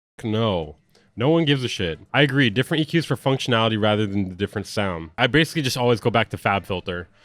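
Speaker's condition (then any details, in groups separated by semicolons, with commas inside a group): No condition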